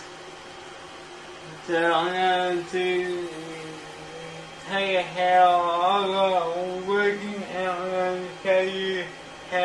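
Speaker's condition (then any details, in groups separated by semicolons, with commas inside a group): Cerebral palsy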